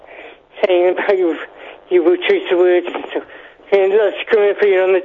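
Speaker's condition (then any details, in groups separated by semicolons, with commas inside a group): Parkinson's; needs sling hoist to be lifted up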